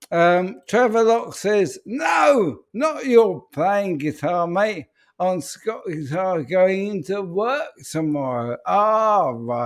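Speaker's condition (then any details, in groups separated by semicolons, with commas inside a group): ALS; speech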